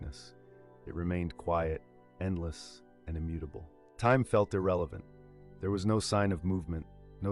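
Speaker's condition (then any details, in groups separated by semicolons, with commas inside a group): No condition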